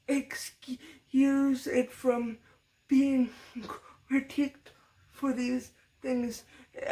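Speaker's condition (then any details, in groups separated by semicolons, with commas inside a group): Cerebral palsy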